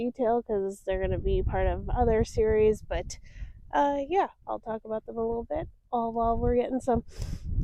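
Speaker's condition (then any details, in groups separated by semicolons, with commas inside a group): No condition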